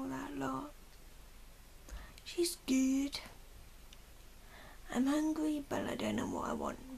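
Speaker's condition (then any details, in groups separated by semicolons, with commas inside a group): Cerebral palsy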